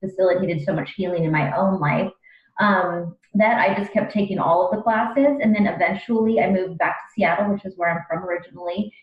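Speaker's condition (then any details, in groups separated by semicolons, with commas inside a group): No condition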